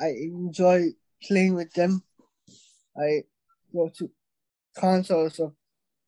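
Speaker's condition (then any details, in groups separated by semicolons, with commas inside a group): Down syndrome; congenital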